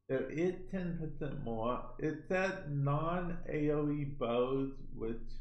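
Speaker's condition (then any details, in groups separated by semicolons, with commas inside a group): Cerebral palsy; affects speech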